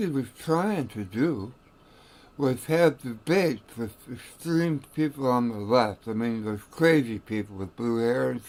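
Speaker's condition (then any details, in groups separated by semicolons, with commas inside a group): Tongue cancer; radiation-treated tongue cancer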